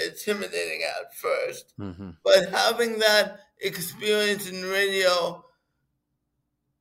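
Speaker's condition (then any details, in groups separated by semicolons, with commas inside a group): Cerebral palsy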